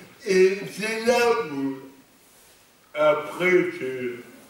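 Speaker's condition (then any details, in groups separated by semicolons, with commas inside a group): Cerebral palsy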